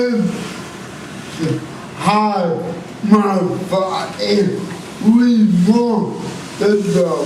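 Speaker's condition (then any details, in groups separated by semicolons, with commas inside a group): Cerebral palsy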